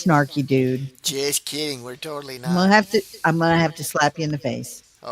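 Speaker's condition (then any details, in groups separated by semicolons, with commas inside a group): No condition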